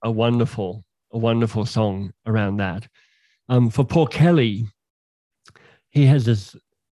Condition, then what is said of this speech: Cleft palate. So you can probably hear that in my voice. It's a bit leaky around things.